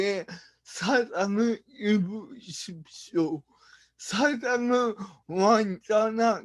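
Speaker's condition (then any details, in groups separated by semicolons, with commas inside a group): Brain lesion disability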